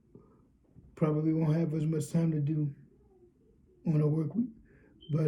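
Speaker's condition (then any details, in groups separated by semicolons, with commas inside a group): Cerebral palsy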